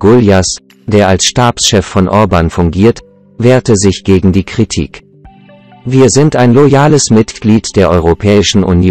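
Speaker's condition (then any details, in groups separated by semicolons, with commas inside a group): No condition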